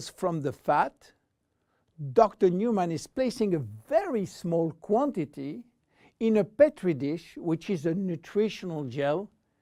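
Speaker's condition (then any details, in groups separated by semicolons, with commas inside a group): No condition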